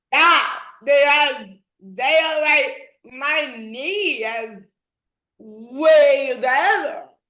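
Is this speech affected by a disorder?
Yes: dystonia.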